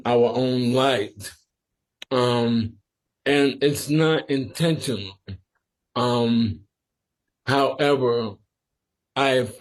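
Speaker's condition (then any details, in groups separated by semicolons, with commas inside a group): Sporadic ALS; must speak slower and carefully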